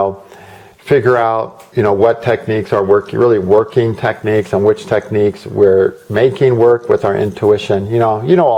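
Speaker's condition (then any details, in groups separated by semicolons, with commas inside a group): No condition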